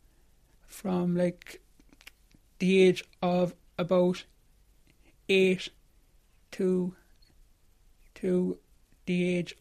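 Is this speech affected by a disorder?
Yes: stammer; stammer persisting into adulthood, speech therapy from about age 8 to 14 without benefit; attending course for adults who stammer, learning voluntary stammering technique for control; stammer expected never to leave, working to gain control; here repeated words, blocks.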